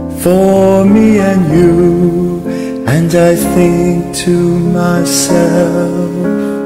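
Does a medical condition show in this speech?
No.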